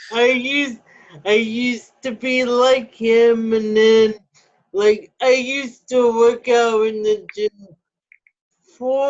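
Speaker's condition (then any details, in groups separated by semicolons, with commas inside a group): Cerebral palsy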